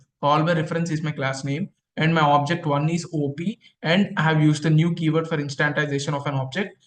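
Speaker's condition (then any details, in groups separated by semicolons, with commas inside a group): No condition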